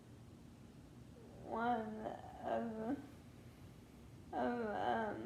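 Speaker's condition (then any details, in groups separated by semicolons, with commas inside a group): Leukodystrophy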